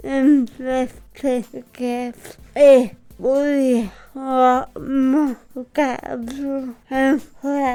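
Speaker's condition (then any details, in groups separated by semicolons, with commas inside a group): Cerebral palsy; from birth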